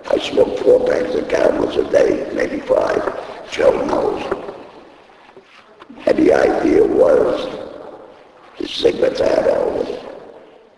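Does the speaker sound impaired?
Yes: laryngectomy; voice first lost at racetrack.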